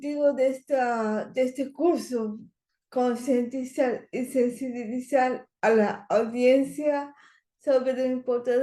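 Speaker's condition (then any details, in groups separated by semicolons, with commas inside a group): Cerebral palsy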